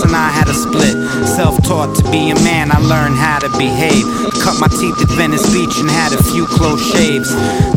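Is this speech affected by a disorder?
No.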